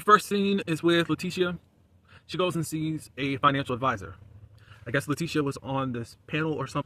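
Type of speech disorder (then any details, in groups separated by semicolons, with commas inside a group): None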